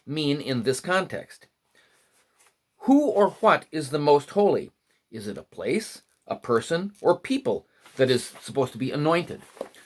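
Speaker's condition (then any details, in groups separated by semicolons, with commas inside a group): No condition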